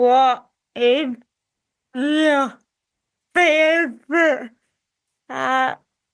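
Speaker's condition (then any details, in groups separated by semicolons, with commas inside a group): Cerebral palsy; from birth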